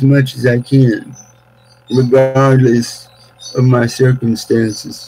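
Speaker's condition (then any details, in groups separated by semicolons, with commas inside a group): Cerebral palsy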